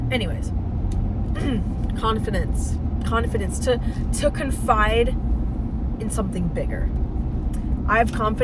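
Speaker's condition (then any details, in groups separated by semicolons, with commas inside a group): No condition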